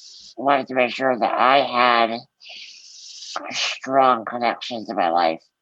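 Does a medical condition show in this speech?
Yes: muscular dystrophy; from birth, collagen 6a3 mutation, floppy hands and feet, diagnosed at 4, type found at 25; good public speaker, public speaking for over two thirds of life.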